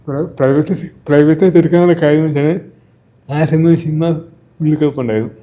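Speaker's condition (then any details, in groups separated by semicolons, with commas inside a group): Cerebral palsy; from birth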